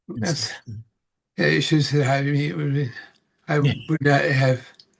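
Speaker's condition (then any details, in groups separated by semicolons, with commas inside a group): Parkinson's; about 18 years since onset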